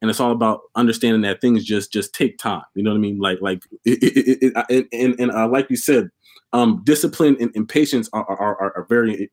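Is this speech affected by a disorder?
Yes: stuttering; stuttered all life since childhood, volunteered for public speaking in high school and college; here repeated sounds, blocks.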